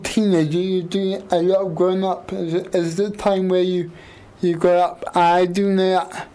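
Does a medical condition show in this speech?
Yes: quadriplegic cerebral palsy; all four limbs affected, right side worse than left, wheelchair bound, 24-hour care; obvious speech impediment, quite a bit of effort to speak and shape words, considers self understandable.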